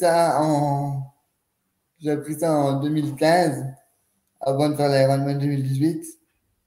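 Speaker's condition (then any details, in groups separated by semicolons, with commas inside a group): Cerebral palsy; quadriplegic, since birth, cause extreme prematurity, wheelchair user; age 30, spasticity, startles at noise, cramps block leg movement, physiotherapy, posture work, hydration, sophrology, hypnosis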